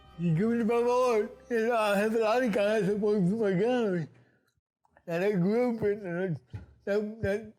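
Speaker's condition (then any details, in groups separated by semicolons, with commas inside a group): Cerebral palsy; present since birth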